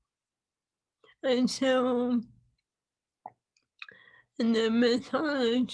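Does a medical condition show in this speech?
Yes: ALS; swallowing lost.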